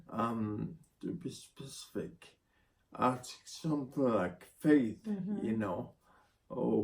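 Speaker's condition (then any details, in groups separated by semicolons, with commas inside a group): Spinocerebellar ataxia (sca7)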